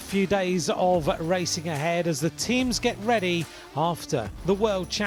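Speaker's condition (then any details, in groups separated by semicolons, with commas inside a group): No condition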